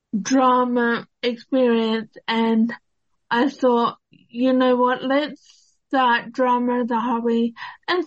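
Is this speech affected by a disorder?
Yes: cerebral palsy; low energy.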